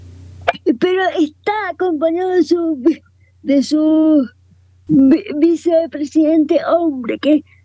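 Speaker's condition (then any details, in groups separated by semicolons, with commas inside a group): Cerebral palsy, quadriparesis; wheelchair user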